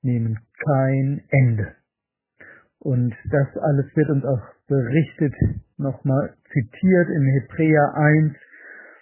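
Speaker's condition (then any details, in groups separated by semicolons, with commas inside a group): No condition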